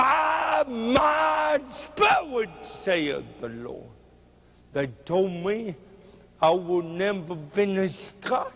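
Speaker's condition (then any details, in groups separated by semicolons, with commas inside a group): Cerebral palsy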